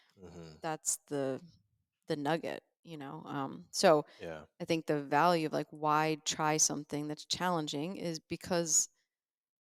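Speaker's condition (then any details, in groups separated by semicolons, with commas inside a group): No condition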